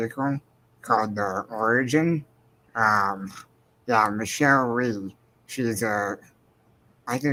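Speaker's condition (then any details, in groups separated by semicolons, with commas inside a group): Spinal muscular atrophy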